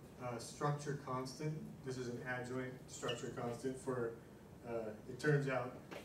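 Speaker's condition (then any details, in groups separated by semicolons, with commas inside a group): No condition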